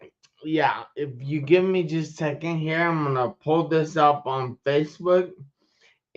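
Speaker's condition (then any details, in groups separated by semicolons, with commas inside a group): Traumatic brain injury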